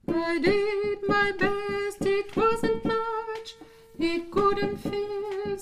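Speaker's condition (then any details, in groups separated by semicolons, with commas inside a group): No condition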